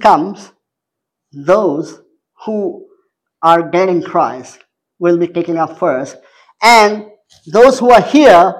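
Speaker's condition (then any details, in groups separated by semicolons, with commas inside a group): Cleft palate; congenital cleft palate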